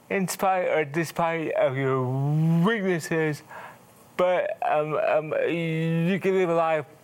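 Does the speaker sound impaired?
Yes: cerebral palsy; wheelchair user, affects fine motor skills, frequently drops things; slowed speech, speaks slower than others.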